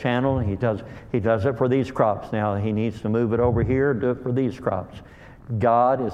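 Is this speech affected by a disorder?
Yes: cleft lip and palate; called hair lip.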